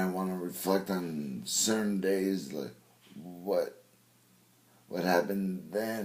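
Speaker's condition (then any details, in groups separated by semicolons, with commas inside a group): Brain injury; car accident; after car accident and 5-month coma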